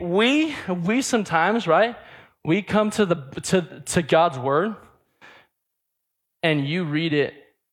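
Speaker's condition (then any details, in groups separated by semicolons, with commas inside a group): Stutter; repeated sounds, prolonged sounds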